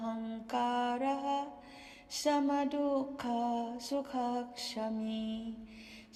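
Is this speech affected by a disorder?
No.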